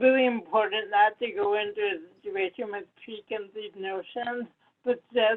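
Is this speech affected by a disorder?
Yes: cerebral palsy.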